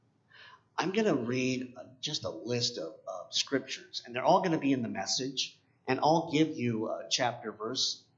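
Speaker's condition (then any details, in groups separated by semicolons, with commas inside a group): Cleft palate; 10 years braces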